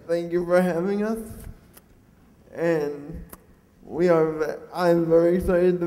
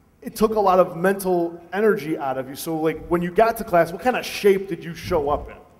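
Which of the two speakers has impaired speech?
The first: cerebral palsy; mixed quadriplegic type, arms, legs, torso, face affected; facial muscles impaired, predicted not to talk.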